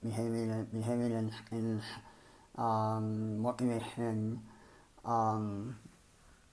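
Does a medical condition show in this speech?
Yes: cleft palate and lip; congenital cleft lip and palate, hole in upper jaw, misaligned jaws, malformed nose, repeated speech-improving surgeries; developed a very different way of speaking, ongoing speech impediment.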